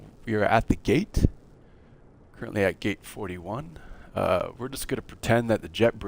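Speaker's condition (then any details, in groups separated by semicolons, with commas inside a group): No condition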